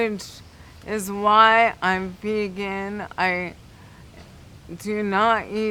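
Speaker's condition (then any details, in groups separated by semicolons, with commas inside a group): Cerebral palsy; affects balance; affects speech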